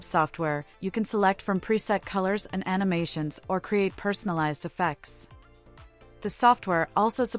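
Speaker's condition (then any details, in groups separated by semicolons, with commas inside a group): No condition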